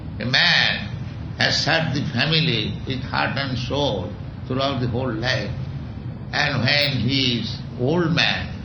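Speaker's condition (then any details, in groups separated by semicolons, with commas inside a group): No condition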